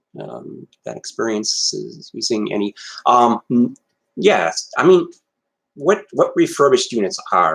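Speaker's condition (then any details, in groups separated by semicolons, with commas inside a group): No condition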